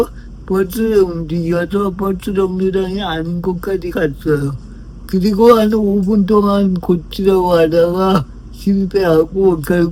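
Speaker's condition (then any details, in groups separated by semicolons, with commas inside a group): Brain lesion disability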